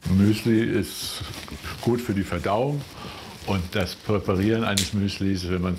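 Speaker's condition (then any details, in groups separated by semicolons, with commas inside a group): Parkinson's disease; at least 8 years, lost fine motor skill, reduced arm swing when walking; markedly slow on pen test, harder foot roll-off, daily gymnastics, ergotherapy, table tennis group Ping Pong Parkinson Dachau; name retrieval difficulties, formerly a very quick talker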